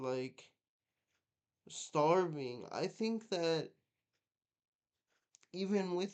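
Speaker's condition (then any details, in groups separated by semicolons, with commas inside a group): Cerebral palsy, mixed, mild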